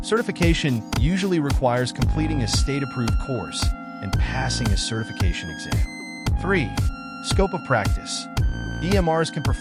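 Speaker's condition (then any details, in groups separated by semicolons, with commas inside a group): No condition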